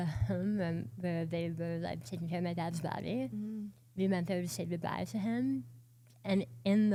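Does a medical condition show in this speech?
Yes: oral cancer, partial glossectomy.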